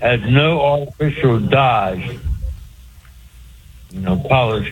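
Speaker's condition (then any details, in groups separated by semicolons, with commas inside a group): Speech impediment; cause unclear, stabbed by girlfriend and hit on head with ashtray years ago; hard to understand on phone call, host asked jd to translate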